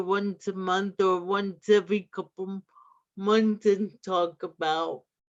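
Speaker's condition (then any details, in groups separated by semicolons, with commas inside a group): Cerebral palsy; adult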